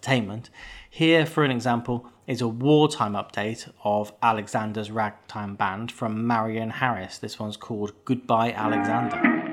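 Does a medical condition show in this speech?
No.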